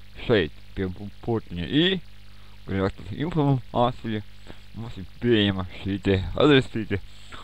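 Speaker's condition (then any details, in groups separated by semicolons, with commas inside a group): Cerebral palsy; since birth; speech not very clear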